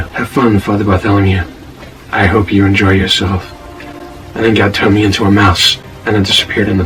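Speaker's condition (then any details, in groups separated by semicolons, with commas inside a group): No condition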